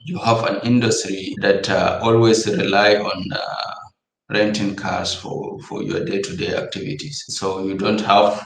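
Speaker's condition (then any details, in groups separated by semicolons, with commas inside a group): No condition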